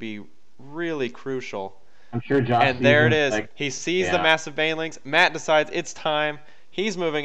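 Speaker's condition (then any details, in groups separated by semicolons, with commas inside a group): No condition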